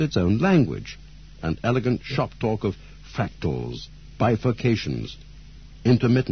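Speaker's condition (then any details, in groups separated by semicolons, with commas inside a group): No condition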